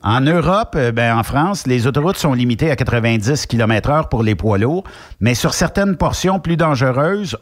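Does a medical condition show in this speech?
No.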